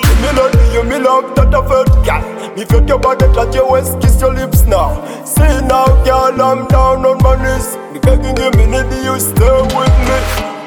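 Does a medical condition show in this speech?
No.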